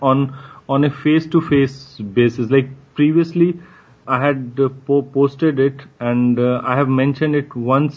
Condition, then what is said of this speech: Stuttering. Actually, now also, sometimes I stutter a lot.